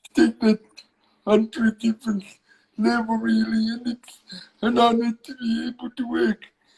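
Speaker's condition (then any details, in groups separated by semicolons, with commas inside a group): Cerebral palsy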